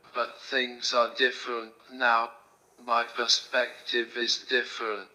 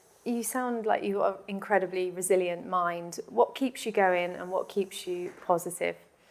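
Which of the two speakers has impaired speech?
The first: motor neurone disease; right hand onset, spread to arms, legs, foot drop; 10 years, slow progression, wheelchair, ventilator, drug trial; speech and breathing affected, cannot breathe unaided.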